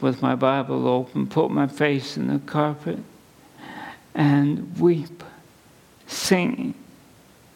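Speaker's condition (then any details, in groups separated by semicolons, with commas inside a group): ALS; at least a couple of months since diagnosis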